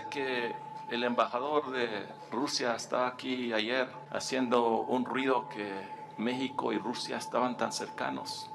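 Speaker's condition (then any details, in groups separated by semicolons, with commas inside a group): No condition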